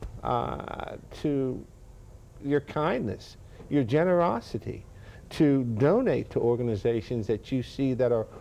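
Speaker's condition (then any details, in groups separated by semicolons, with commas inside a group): No condition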